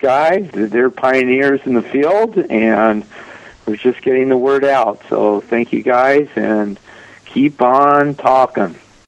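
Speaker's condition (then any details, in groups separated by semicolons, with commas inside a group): No condition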